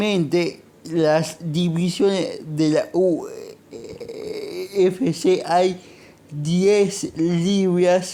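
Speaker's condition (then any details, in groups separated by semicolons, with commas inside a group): Cerebral palsy; monthly medication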